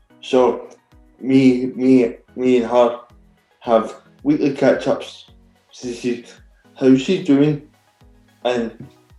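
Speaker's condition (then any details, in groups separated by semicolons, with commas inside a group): Cerebral palsy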